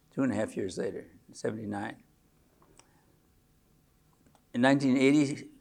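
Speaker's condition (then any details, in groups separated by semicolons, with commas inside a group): Parkinson's disease; age 74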